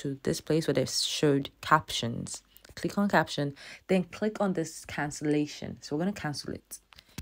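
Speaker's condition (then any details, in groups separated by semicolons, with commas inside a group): No condition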